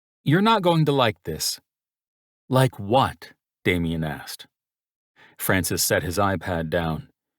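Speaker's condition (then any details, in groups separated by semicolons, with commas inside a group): No condition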